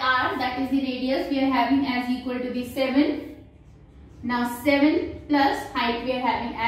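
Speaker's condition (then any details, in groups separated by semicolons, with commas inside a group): No condition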